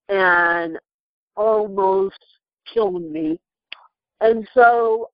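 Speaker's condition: Cerebral palsy; present from birth, lost ability to walk, near-fatal back operation in children's hospital left paralysis; can type but very slowly, writes books using Apple Siri speech dictation

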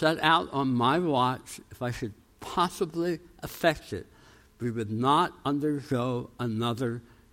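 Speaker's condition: Tongue cancer, jaw reconstruction

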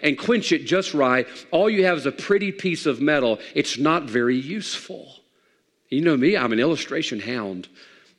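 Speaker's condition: No condition

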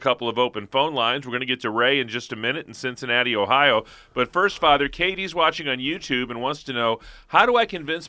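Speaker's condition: No condition

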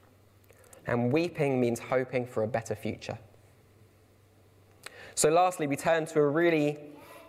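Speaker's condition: No condition

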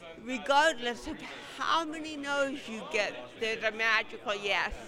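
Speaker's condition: Cerebral palsy

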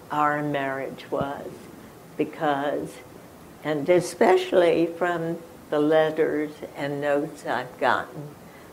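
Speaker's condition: Spasmodic dysphonia; throat cancer suspected

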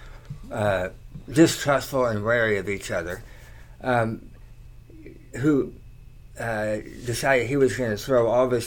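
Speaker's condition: Tongue cancer surgery; slight slur, talks okay

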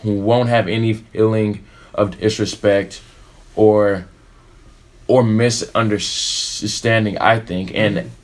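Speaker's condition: Stutter; stutter since childhood, really bad when growing up; peers laughed and asked why speaks this way; prolonged sounds, blocks

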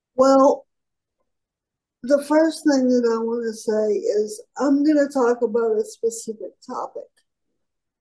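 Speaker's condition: Cerebral palsy; falls

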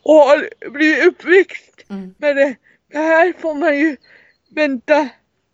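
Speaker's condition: Cerebral palsy, severe

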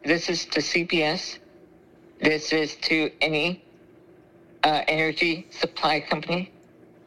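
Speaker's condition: Spinal muscular atrophy; congenital, terminal, given 10 years to live, feeding tube, ventilator, cough assist, suction machine, nebulizers, CPT vest; night ventilator 13 hours, lung medications every 4 hours, no breathing treatment 48 hours, oxygen standby; trouble chewing and swallowing, high choking risk, secretions stay in lungs, fluids via feeding tube

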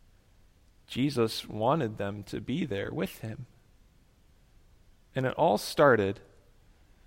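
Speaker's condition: No condition

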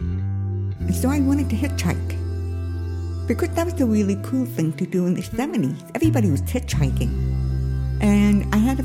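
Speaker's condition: Deafness

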